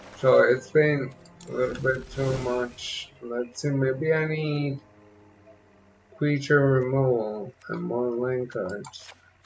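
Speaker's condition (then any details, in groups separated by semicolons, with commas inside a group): Multiple sclerosis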